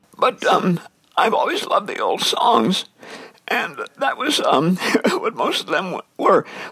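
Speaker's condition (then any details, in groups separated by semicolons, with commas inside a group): Dysphonia; voice raspier, sometimes squeakier, strained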